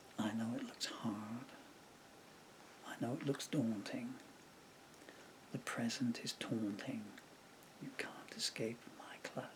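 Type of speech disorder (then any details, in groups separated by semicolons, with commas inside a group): Bulbar dysarthria; progressive bulbar palsy (MND)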